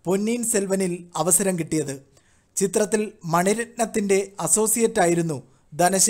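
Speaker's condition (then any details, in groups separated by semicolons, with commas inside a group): No condition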